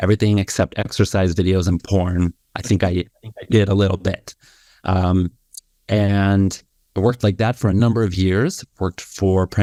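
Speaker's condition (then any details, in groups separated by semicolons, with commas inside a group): No condition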